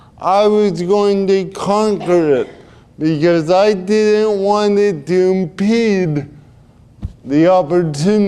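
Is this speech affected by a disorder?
Yes: cerebral palsy.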